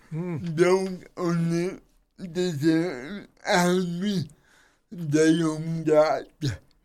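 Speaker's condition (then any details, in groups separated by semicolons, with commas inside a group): Cerebral palsy; does almost everything in own way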